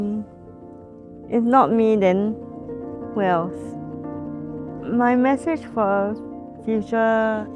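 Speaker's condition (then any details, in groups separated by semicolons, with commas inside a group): Cerebral palsy; from birth, mainly affects movement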